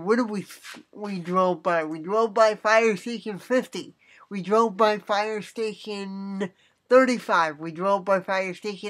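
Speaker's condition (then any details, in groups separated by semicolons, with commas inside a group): Cerebral palsy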